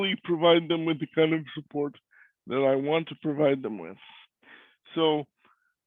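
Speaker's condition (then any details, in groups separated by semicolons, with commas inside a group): Cerebral palsy; cannot walk; voice is different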